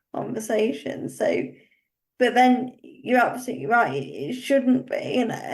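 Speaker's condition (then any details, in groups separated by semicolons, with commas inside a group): Cerebral palsy; uses wheelchair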